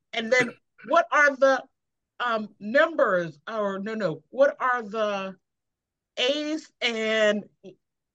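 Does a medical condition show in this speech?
Yes: aphasia after stroke; trouble with mental arithmetic, walking difficulty after stroke; fluent with frequent 'you know' fillers, restarts, trailing unfinished sentences.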